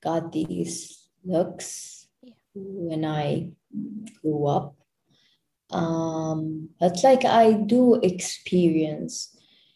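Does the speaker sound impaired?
Yes: stuttering; onset in fourth grade, around age 9-10; after speech program combining therapy and group support; gets stuck, blocks, speaks much better now, confident, moves on after getting stuck; here prolonged sounds.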